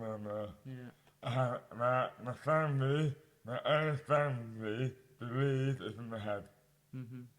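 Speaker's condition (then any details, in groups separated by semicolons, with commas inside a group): Dystonia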